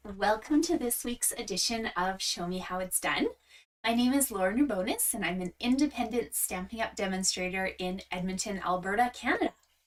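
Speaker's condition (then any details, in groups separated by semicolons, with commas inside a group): No condition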